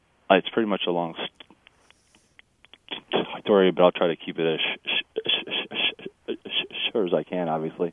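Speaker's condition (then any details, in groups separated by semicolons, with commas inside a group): Stuttering; stuttering since early childhood, lifelong, past speech therapy, no speech therapy since about age 25 or 26; still stutters as adult, openly discloses stuttering, self-acceptance reduces anxiety; blocks, fluent using breathing and phrasing technique, fluent when singing or rapping, stress usually not worse; repeated sounds, prolonged sounds, blocks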